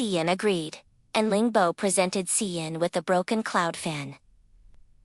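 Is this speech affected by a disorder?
No.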